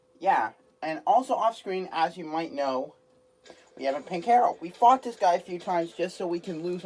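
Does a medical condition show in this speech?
No.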